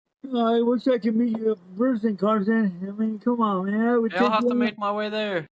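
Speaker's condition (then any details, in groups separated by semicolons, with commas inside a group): Cerebral palsy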